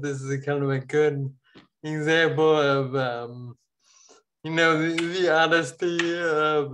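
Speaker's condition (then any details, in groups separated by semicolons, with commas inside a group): Ataxia; falls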